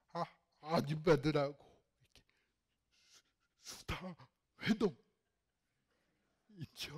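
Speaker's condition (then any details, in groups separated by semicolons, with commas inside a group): Cerebral palsy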